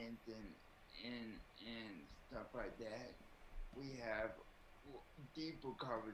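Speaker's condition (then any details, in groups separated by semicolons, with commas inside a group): Cerebral palsy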